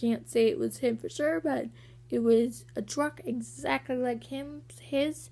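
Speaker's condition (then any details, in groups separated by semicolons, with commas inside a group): Cerebral palsy; walking sometimes hard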